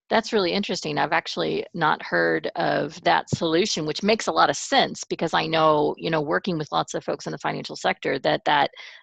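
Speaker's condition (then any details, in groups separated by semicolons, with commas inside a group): No condition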